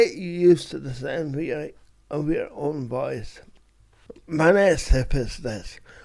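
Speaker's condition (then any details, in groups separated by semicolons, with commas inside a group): Cerebral palsy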